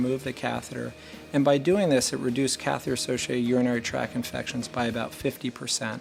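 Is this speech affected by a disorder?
No.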